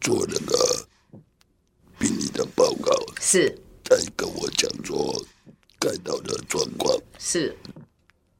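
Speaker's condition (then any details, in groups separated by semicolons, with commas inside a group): Total laryngectomy; stage four hypopharyngeal cancer at 45, no vocal cords, smoked four packs daily; esophageal speech learned at 中華民國無喉者復聲協會, nearly a year and a half to say name; hoarse under two months before diagnosis, voiceless after surgery, now slow esophageal speech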